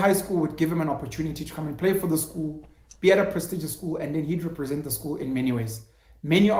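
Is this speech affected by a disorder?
No.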